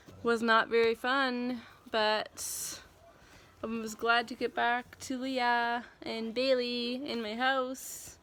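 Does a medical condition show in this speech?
No.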